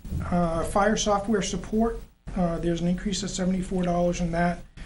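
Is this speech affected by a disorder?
No.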